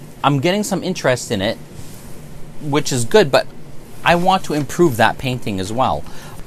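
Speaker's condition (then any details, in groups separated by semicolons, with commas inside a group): No condition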